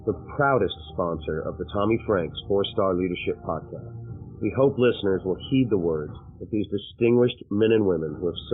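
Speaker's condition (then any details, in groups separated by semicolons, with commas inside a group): No condition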